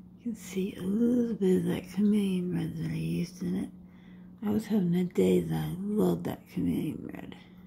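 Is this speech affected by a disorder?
Yes: dystonia; affects how speech sounds.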